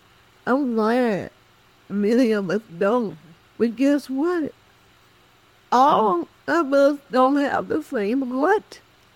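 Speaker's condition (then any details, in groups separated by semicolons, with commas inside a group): Cerebral palsy; speech affected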